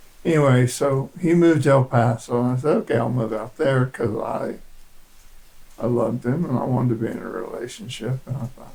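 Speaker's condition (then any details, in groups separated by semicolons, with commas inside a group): Parkinson's disease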